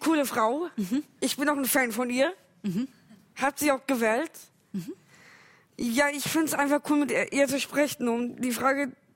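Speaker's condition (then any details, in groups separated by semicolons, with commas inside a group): Down syndrome; congenital, from birth, several diagnoses at birth, nearly 3 months in hospital after birth; age 21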